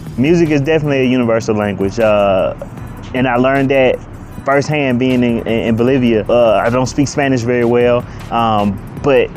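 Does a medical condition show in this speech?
No.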